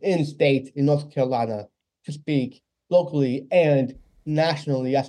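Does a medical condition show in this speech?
Yes: Down syndrome; congenital, lifelong; age 26.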